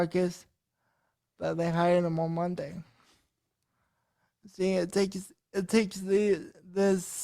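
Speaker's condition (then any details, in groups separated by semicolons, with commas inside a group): Cerebral palsy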